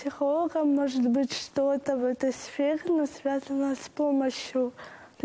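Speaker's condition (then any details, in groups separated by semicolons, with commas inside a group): Congenital cerebral palsy; recently able to stand after complex operation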